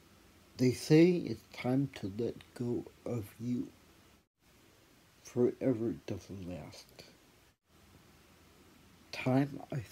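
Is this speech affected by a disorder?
Yes: cerebral palsy; quadriplegic.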